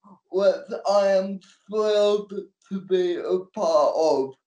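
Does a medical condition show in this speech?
Yes: cerebral palsy; cerebral palsy since birth, physical disability only, manual wheelchair, support worker takes notes and types for him; NDIS support worker for transport, getting on and off stage, personal care.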